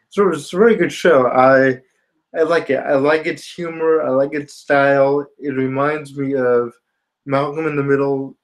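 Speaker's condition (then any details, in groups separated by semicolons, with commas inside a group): Spastic quadriplegia cerebral palsy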